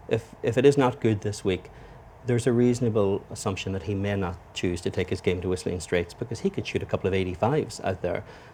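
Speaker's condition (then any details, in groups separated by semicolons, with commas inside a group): No condition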